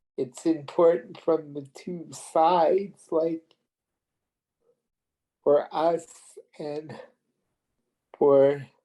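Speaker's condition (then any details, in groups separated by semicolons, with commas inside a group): Cerebral palsy; premature birth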